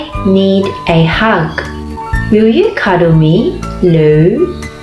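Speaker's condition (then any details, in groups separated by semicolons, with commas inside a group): No condition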